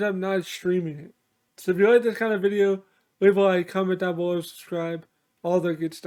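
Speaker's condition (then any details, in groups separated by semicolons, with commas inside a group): Cerebral palsy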